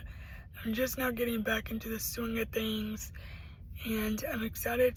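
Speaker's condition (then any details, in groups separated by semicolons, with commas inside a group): Cerebral palsy; uses a wheelchair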